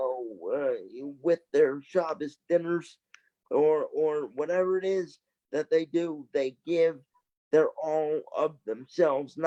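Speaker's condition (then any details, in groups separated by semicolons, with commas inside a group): Cerebral palsy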